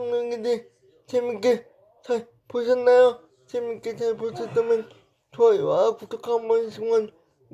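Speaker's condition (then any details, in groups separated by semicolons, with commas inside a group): Brain lesion disability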